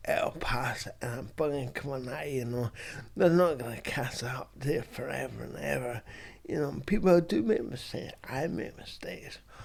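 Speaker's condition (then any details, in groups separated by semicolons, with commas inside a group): Cerebral palsy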